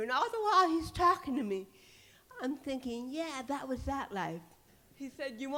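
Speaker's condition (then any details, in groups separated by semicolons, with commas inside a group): Cerebral palsy; titanium neck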